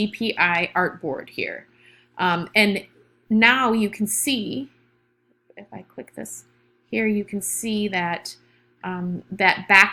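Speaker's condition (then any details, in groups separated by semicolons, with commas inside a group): No condition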